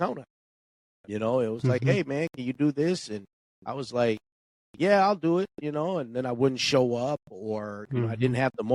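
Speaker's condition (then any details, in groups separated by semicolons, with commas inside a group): No condition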